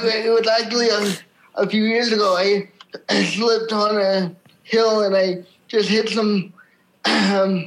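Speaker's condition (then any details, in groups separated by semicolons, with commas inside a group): Cerebral palsy; wheelchair user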